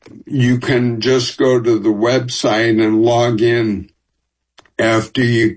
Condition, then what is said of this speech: ALS (motor neuron disease). You can hear the effects on my speech.